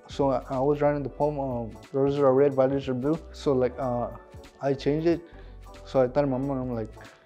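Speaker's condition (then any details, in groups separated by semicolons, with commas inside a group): Cerebral palsy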